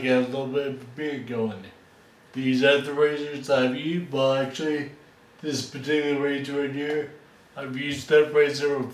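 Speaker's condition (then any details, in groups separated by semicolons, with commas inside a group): Friedreich's ataxia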